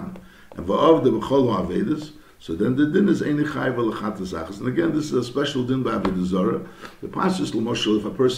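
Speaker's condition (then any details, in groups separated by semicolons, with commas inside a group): No condition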